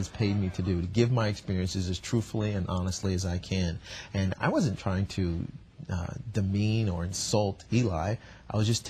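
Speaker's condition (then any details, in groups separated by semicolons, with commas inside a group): No condition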